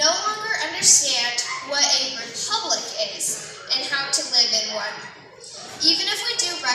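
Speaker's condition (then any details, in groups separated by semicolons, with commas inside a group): No condition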